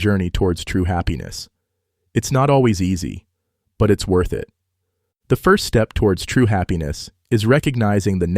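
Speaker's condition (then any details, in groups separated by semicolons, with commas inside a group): No condition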